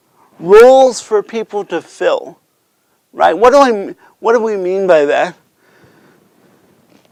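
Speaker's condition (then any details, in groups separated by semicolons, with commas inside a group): Cerebral palsy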